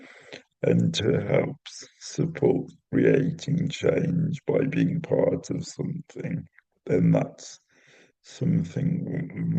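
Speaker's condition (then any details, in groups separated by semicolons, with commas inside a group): Cerebral palsy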